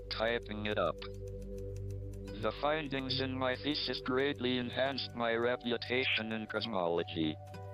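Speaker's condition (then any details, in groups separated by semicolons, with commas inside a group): Amyotrophic lateral sclerosis, speech-generating device; tracheotomy, ventilator through throat; onset early twenties, gradual progression, fully dependent, no hand use; natural voice lost after tracheotomy, very slow communication via cheek muscle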